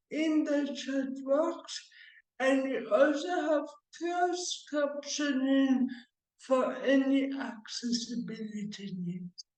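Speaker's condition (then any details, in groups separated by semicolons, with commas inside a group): Cerebral palsy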